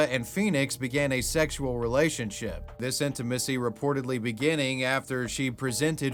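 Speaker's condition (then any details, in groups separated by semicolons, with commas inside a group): No condition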